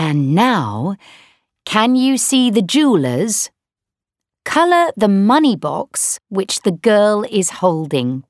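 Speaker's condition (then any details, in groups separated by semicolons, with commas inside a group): No condition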